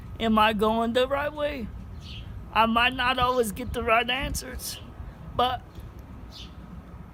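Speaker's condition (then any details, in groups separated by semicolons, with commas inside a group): Cerebral palsy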